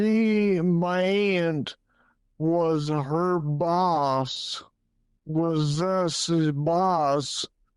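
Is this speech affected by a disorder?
Yes: primary progressive multiple sclerosis.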